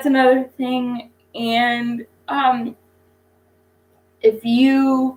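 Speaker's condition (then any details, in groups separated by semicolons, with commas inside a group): Cerebral palsy; infant ventilator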